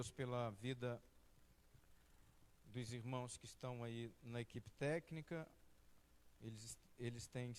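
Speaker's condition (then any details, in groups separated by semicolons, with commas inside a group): No condition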